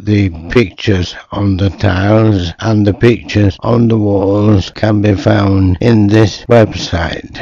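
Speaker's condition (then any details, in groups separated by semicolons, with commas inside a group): Motor neuron disease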